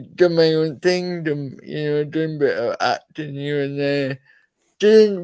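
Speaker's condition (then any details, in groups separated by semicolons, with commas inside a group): Cerebral palsy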